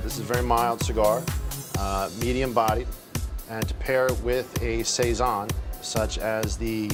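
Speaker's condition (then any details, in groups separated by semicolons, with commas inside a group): No condition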